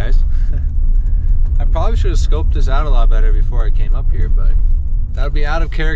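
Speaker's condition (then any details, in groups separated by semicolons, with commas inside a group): No condition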